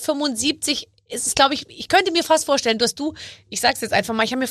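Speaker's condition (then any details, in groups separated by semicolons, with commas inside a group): No condition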